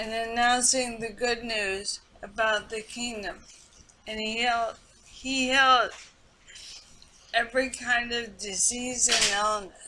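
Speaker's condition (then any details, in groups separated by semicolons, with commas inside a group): Multiple sclerosis; speech affected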